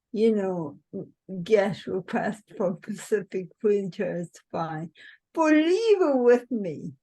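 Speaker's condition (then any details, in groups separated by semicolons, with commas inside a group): Cerebral palsy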